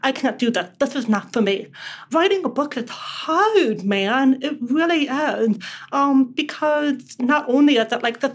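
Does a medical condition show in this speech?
Yes: deafness; relies on lip reading.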